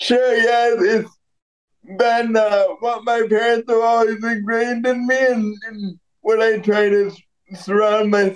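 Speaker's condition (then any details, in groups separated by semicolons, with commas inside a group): Cerebral palsy; congenital, born prematurely at 29 weeks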